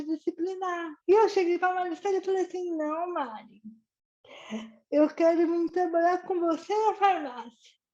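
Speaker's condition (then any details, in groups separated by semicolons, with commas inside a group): Cerebral palsy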